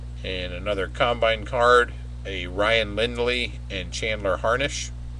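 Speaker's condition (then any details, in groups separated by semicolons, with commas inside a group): No condition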